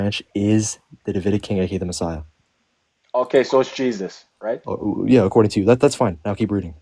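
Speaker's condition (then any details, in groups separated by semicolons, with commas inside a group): No condition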